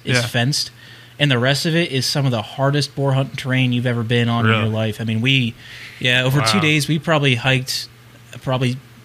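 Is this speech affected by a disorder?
No.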